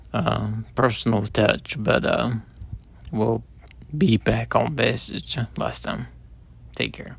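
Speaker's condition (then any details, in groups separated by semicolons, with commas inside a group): Multiple sclerosis; cannot do some things; slurred words, talking pretty low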